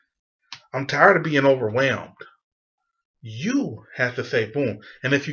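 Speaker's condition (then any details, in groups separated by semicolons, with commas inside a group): No condition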